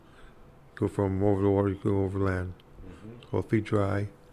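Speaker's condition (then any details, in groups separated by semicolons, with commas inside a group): Parkinson's disease; Parkinson's disease attributed to Agent Orange exposure during Vietnam service, hard time walking; speech affected very significantly, hard time talking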